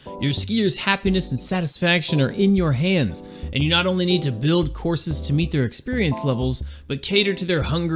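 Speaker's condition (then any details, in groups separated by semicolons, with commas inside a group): No condition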